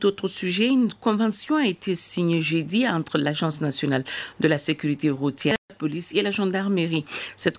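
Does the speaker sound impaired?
No.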